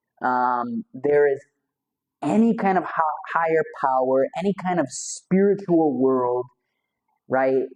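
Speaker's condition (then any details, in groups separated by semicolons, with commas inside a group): No condition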